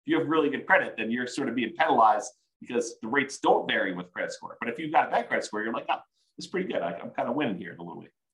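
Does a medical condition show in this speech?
No.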